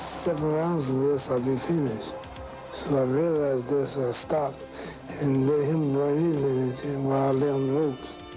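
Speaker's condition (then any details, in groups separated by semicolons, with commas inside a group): Parkinson's syndrome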